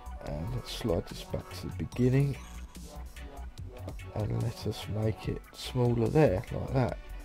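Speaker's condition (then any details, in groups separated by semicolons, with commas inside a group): No condition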